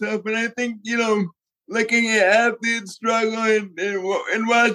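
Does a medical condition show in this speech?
Yes: cerebral palsy; from birth, born prematurely at 3 pounds 7 ounces, father Jeff propels him through swim, bike, run; consistent workouts to manage condition.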